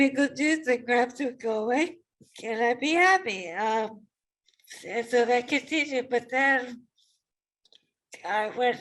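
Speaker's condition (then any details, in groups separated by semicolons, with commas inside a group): ALS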